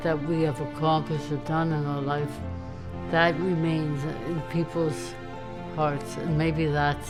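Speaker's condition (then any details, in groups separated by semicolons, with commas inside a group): ALS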